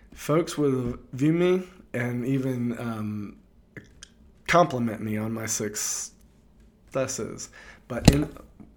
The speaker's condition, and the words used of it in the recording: Stuttering. Like, yo, I'm a stutterer, and I'm communicating to you.